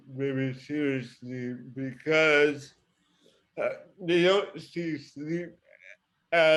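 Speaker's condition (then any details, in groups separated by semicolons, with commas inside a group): Cerebral palsy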